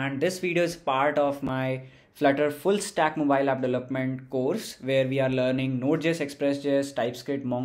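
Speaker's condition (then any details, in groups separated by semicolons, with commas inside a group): No condition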